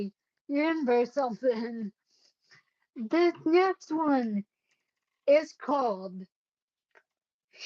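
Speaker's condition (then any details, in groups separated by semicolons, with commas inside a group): Cerebellar ataxia; caused by brain bleed, unsteady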